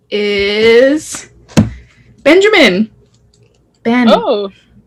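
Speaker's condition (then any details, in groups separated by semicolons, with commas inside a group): No condition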